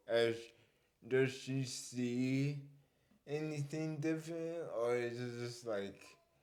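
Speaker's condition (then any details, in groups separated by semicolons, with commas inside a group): Cerebral palsy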